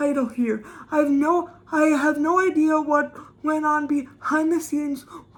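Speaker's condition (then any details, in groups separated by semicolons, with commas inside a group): Cerebral palsy, severe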